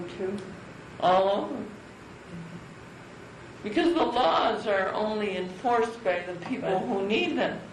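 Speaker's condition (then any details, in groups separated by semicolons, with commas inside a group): Cerebral palsy; from birth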